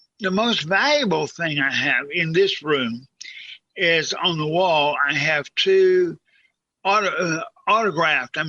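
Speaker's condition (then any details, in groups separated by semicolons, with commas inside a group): Cerebral palsy; talks clearly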